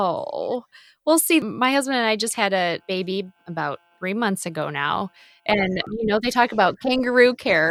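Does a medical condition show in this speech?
No.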